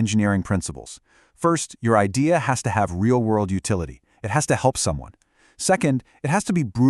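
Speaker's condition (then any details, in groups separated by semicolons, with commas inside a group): No condition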